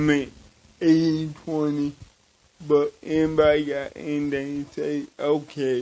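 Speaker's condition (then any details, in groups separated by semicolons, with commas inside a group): Cerebral palsy; from birth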